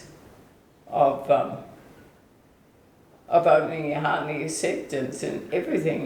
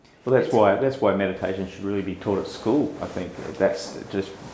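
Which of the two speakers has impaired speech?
The first: ALS/MND; onset foot drop, later tongue and speech involvement; progressive paralysis, prior immunoglobulin therapy, deterioration continuing; tongue symptoms about a year, speech now affected.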